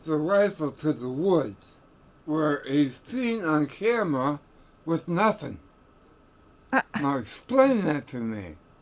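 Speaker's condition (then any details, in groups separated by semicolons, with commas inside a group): Tongue cancer; radiation-treated tongue cancer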